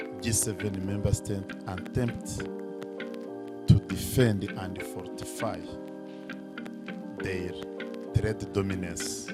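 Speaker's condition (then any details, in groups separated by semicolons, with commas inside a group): No condition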